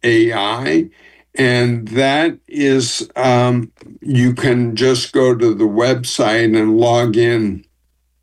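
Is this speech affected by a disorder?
Yes: ALS; limb-onset, first symptom sudden herky-jerky walking, diagnosed about two years after symptom onset; walking worsened from limp to cane, enrolled in Austin study on speech and behavior changes; speech audibly affected, formerly fast talker, voice banking via Team Gleason word banking program.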